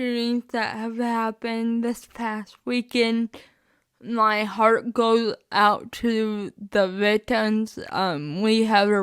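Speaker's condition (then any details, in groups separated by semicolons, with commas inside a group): Spastic cerebral palsy, mixed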